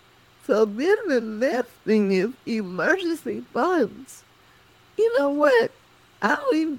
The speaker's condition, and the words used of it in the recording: Cerebral palsy. But people don't want to hire you because of your speech.